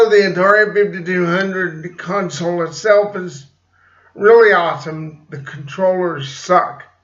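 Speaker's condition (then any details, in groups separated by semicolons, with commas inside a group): Cerebral palsy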